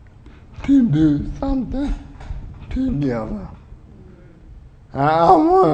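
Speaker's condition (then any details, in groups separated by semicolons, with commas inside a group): Cerebral palsy; uses wheelchair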